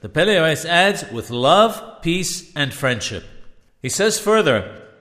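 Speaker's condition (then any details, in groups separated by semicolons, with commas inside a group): No condition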